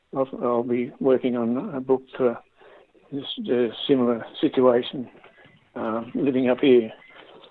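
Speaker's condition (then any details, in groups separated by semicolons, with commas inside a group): Parkinson's disease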